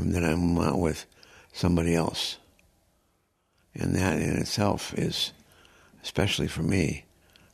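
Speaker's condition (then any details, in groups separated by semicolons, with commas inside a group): Progressive supranuclear palsy; progressive degenerative condition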